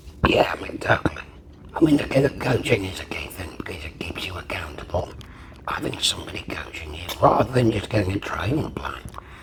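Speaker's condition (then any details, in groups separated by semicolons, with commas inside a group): Laryngectomy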